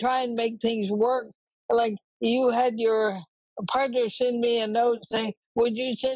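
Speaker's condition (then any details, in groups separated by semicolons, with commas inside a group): ALS; recently diagnosed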